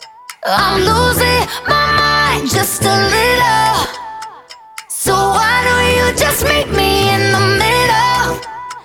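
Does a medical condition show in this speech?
No.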